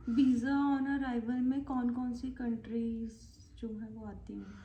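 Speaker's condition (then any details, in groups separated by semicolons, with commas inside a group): No condition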